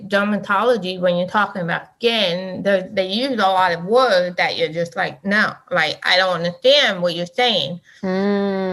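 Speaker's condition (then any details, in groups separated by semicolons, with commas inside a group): Deafness; uses sign language, reads others' speech via phone transcription app, mask saying i am deaf; raises voice when unable to hear self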